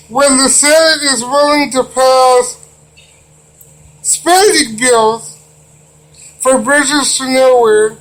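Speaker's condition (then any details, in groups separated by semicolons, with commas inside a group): Cerebral palsy; wheelchair user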